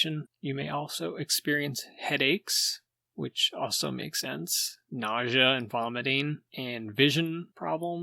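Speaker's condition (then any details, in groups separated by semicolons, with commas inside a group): No condition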